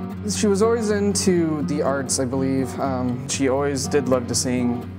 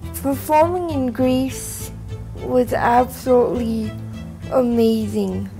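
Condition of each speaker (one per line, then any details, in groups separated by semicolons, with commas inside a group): No condition
Cerebral palsy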